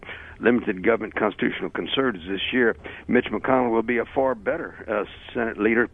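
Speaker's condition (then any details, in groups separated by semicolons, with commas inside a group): No condition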